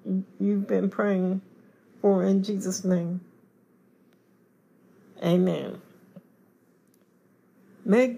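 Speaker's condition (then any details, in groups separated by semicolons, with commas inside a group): Cerebral palsy; confined to wheelchair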